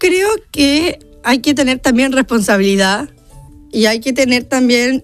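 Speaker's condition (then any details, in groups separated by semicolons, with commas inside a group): Down syndrome; present from birth, mother told during pregnancy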